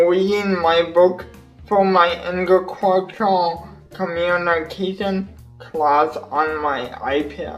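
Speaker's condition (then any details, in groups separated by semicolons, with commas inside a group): Cerebral palsy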